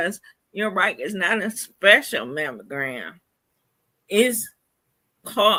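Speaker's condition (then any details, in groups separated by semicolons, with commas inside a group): Cerebral palsy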